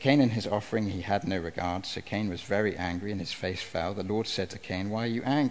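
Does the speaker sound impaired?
No.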